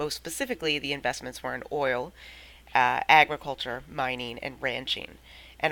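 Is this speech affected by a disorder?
No.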